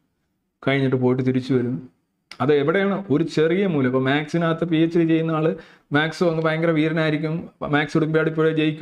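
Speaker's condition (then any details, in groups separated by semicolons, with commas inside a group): No condition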